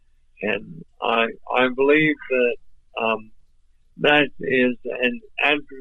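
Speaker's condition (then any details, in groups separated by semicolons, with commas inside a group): ALS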